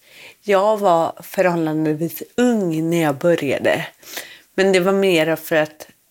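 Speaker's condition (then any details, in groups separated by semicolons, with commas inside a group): Cerebral palsy; born without heartbeat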